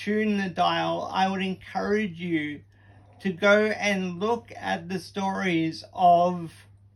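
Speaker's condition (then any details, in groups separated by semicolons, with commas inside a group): Cerebral palsy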